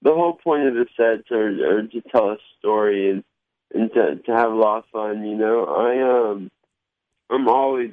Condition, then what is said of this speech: Cerebral palsy. I have somewhat of a slur, but not. It all depends on the day, and my left hand's partially paralyzed, but that's really about it.